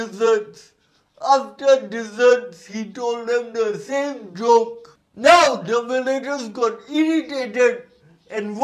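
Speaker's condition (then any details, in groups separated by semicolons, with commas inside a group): Cerebral palsy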